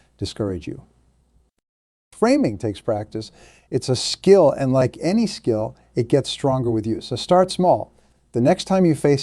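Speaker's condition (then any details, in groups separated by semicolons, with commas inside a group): No condition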